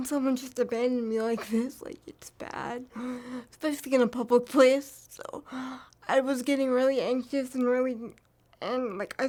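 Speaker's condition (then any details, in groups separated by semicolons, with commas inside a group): Cerebral palsy; from birth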